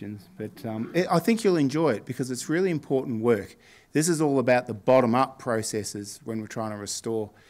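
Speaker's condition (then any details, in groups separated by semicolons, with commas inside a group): No condition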